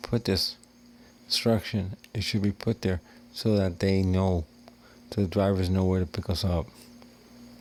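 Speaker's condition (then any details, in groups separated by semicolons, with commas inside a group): Cerebral palsy; wheelchair user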